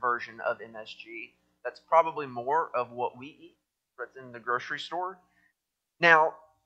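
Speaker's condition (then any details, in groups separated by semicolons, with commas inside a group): No condition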